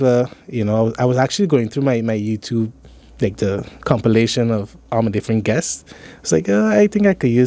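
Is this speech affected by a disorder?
No.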